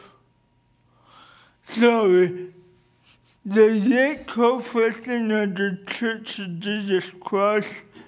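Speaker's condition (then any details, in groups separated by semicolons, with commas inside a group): Cerebral palsy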